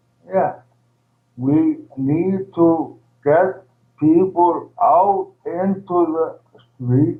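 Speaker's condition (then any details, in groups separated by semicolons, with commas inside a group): ALS, primary lateral sclerosis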